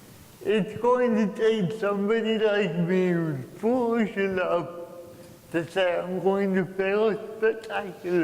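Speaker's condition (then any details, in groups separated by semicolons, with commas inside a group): Cerebral palsy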